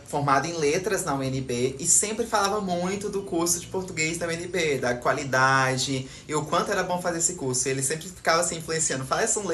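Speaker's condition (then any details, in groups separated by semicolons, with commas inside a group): No condition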